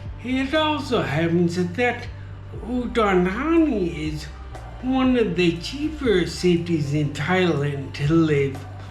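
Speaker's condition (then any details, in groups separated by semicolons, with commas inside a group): Traumatic brain injury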